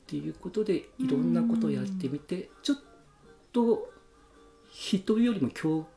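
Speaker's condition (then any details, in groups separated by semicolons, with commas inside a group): Stuttering; long-standing, man in his fifties, coped by changing methods rather than trying to remove stutter; prolonged sounds, blocks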